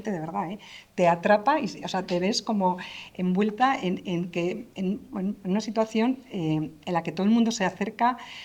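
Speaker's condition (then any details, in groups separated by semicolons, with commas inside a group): No condition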